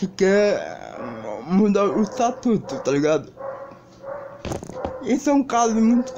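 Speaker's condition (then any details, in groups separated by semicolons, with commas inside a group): Cerebral palsy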